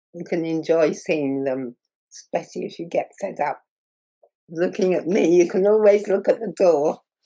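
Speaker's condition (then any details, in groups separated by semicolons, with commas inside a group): Muscular dystrophy; progressive muscle wasting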